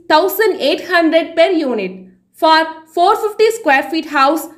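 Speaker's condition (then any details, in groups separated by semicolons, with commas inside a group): No condition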